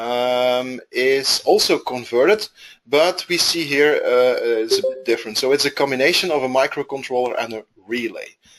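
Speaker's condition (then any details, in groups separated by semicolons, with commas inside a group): No condition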